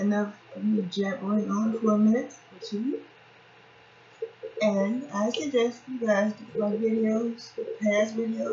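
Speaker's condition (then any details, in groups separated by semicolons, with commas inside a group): Cerebral palsy; since childhood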